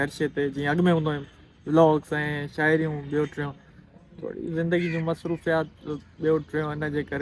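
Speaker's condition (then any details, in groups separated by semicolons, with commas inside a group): No condition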